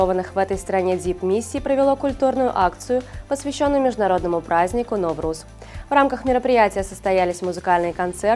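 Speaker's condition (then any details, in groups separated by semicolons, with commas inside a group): No condition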